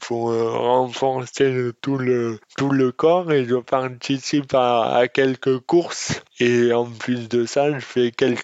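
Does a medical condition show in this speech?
Yes: dystonia; eloquence disorder caused by dystonia, alongside muscular disorder.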